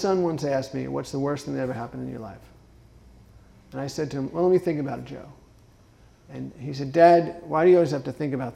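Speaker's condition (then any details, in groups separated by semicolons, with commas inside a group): Parkinson's disease; says some words are hard or tough to say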